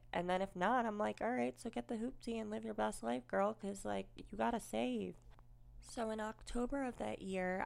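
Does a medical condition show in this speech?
Yes: cleft lip and palate, unilateral.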